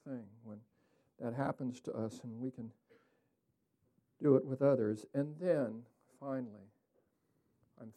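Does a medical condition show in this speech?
No.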